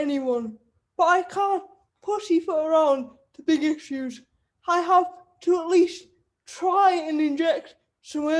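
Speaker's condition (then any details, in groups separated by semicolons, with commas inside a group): Cerebral palsy; wheelchair user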